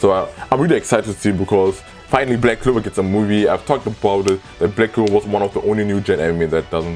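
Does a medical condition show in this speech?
No.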